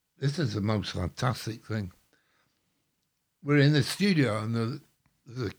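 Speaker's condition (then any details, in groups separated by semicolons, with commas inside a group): Stroke; mini stroke since last podcast visit; slurring words a lot, people think drunk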